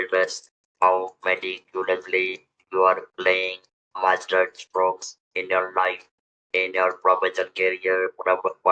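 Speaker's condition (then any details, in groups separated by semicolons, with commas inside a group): Throat cancer, electrolarynx user; several years after diagnosis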